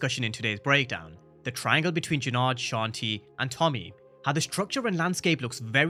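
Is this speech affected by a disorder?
No.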